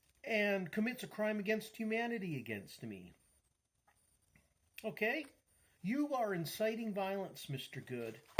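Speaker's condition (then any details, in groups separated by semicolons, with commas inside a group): No condition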